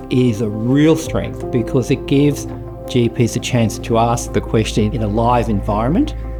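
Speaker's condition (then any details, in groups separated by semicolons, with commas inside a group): No condition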